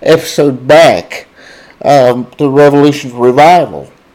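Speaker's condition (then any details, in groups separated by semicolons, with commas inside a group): Cerebral palsy, spastic diplegia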